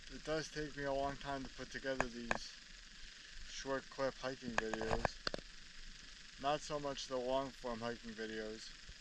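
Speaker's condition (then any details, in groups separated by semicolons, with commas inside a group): Cerebral palsy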